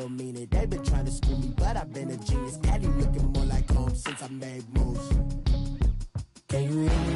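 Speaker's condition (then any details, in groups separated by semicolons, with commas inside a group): No condition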